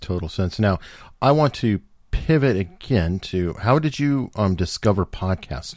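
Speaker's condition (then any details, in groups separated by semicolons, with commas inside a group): No condition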